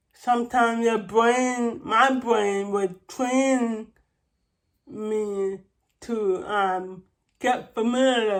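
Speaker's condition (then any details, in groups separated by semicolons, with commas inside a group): Cerebral palsy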